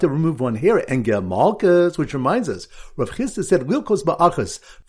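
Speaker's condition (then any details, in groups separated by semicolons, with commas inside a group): No condition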